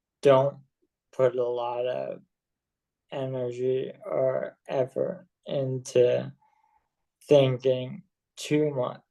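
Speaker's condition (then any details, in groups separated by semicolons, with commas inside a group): ALS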